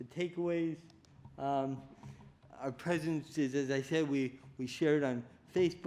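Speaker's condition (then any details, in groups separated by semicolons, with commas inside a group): Cerebral palsy; diagnosed at age four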